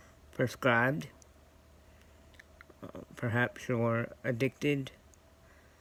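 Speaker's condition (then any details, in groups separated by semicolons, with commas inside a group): Cerebral palsy; scoliosis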